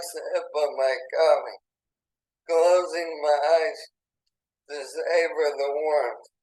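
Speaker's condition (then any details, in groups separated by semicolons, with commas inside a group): ALS; affects legs and lungs; burning in lungs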